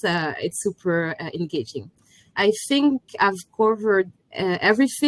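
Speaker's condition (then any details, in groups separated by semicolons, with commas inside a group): No condition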